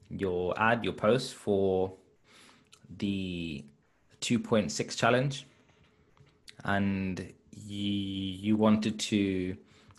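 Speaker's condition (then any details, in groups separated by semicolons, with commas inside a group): Stutter; blocking and freezing in childhood, fluent in drama performances, avoided class reading as teen; prolonged sounds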